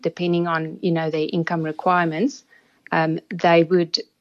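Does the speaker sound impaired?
No.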